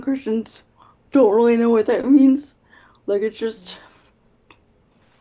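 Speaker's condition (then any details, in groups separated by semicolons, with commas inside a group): Quadriplegic cerebral palsy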